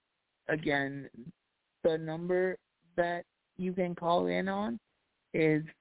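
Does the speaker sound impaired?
Yes: cerebral palsy; walked with walker, daily walking practice down block and back set by father; past challenges speaking up, voice improved over last year, spanish speaker with limited english.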